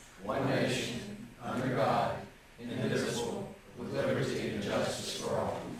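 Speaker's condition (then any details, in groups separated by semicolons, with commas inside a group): No condition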